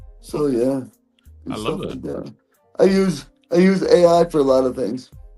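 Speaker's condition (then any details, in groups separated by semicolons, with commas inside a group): Cerebral palsy; present from birth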